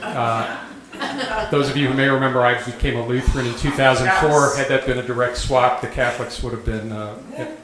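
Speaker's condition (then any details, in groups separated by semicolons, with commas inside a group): No condition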